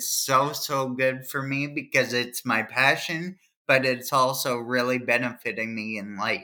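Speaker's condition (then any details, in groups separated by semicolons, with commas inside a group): Cerebral palsy; from birth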